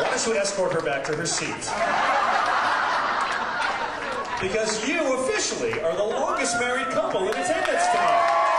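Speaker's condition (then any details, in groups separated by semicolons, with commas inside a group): No condition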